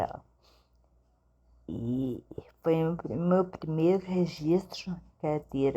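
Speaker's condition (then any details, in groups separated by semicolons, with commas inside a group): Cerebellar ataxia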